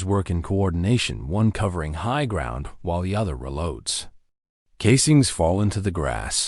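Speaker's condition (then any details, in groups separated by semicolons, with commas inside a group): No condition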